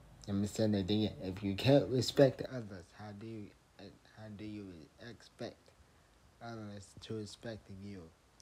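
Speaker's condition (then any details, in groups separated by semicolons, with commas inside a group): Traumatic brain injury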